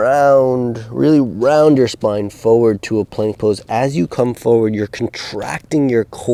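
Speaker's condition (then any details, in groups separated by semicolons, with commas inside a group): No condition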